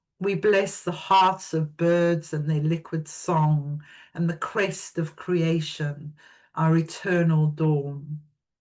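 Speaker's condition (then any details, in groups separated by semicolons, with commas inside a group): No condition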